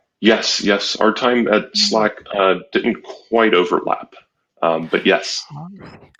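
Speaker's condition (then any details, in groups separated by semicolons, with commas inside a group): No condition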